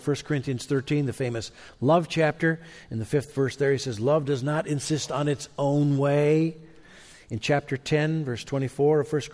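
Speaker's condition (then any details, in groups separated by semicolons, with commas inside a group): No condition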